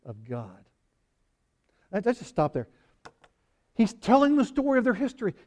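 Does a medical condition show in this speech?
No.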